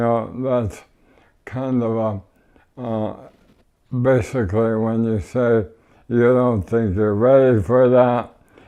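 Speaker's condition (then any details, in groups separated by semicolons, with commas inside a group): ALS; power wheelchair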